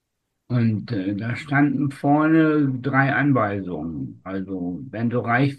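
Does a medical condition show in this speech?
Yes: spastic tetraparesis; umbilical cord around neck.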